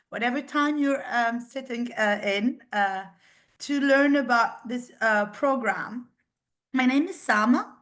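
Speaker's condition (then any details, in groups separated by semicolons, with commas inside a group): No condition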